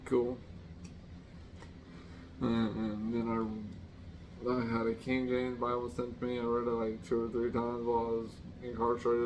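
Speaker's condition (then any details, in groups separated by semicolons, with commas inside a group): Traumatic brain injury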